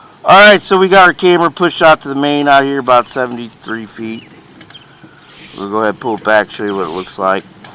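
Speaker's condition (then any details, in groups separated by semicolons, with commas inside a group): No condition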